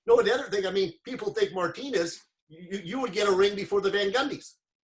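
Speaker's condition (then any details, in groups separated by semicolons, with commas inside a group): No condition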